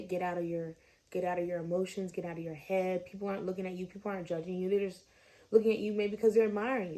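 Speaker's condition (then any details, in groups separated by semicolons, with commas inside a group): No condition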